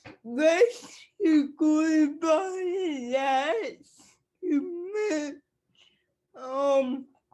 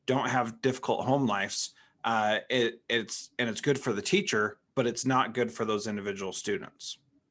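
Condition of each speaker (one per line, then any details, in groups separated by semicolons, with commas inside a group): Cerebral palsy; since childhood, uses wheelchair, affects mobility; speech affected
No condition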